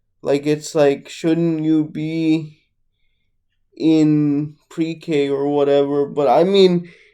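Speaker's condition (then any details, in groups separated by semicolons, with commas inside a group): Cerebral palsy, mixed, mild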